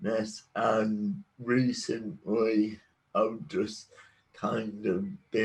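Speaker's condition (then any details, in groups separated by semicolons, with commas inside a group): Cerebral palsy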